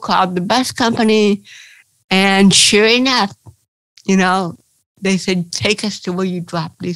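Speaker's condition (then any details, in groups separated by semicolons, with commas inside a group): Cerebral palsy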